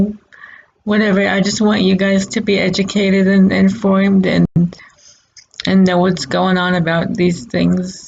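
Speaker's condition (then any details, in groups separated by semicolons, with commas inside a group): Cerebral palsy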